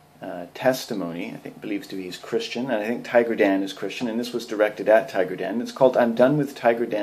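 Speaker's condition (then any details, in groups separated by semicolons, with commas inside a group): No condition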